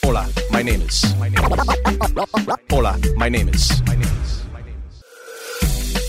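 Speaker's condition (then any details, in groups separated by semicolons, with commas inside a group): No condition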